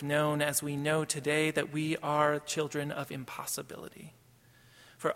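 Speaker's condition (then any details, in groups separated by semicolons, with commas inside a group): No condition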